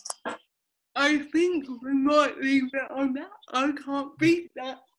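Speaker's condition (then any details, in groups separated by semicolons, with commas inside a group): Cerebral palsy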